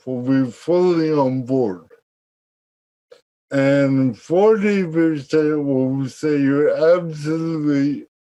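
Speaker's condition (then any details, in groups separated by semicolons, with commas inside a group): Cerebral palsy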